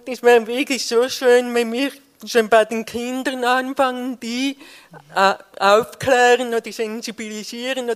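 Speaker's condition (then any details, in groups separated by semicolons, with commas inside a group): Deafness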